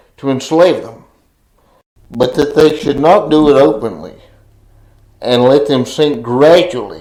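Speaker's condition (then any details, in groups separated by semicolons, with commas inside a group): Cerebral palsy; reports speaking clearly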